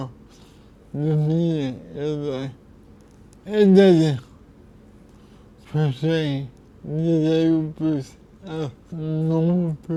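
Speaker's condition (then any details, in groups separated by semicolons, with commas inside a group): Cerebral palsy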